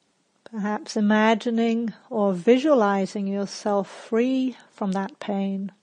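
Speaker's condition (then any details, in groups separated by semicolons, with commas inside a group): No condition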